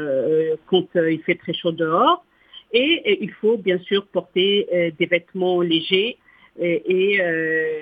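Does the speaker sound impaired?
No.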